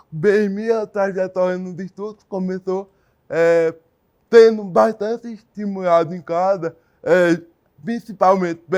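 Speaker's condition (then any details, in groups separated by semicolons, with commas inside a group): Cerebral palsy; from birth, lack of oxygen, non-progressive, motor only, wheelchair user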